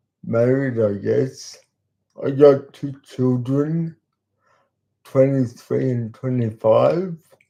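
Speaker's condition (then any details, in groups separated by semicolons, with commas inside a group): Cerebral palsy; talks slowly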